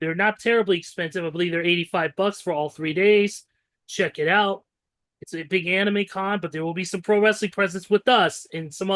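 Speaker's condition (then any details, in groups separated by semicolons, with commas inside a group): No condition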